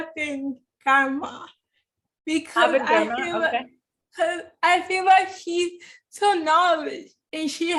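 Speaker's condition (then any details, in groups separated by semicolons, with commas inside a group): Cerebral palsy; affects hand, hand tremor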